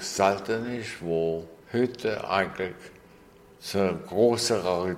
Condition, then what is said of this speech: Stroke. Darum redet er auch manchmal ein bisschen langsam.